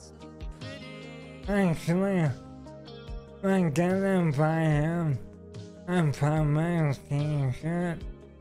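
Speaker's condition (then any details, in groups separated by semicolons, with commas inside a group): ALS; stem cell treatment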